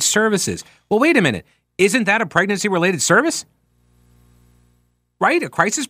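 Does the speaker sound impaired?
No.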